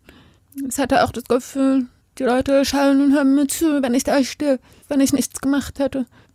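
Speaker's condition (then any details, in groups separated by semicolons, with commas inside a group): Deafness; speaks aloud, hearing people forget deafness, voice different and louder on stage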